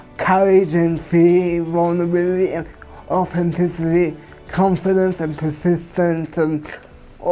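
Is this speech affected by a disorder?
Yes: cerebral palsy; from birth.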